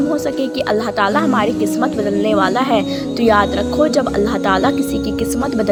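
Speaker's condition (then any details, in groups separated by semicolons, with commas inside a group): No condition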